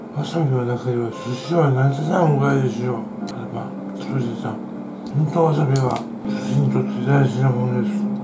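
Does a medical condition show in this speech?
Yes: tongue cancer, partial glossectomy.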